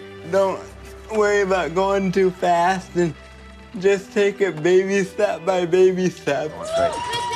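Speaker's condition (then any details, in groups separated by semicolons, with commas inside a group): Cerebral palsy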